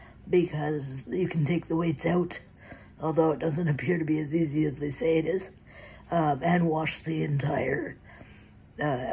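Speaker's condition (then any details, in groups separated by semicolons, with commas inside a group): Cerebral palsy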